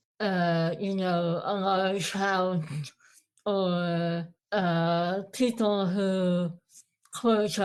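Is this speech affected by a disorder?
Yes: Moebius syndrome.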